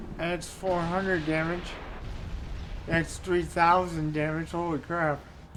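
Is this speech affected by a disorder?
Yes: cerebral palsy; only one hand usable.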